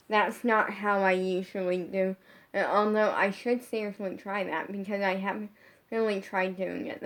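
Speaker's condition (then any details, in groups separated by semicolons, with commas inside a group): Brain injury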